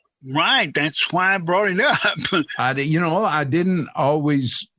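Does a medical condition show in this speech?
Yes: cerebral palsy, severe.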